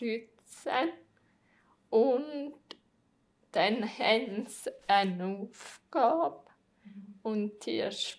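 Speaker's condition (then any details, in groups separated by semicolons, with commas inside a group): Multiple sclerosis; autoimmune disease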